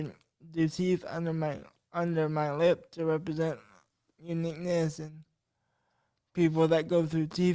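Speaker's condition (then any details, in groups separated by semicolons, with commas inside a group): Cerebral palsy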